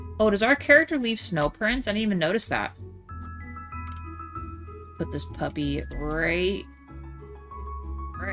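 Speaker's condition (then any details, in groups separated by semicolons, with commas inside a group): No condition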